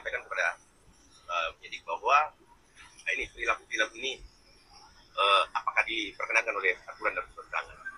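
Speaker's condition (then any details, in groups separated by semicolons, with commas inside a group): No condition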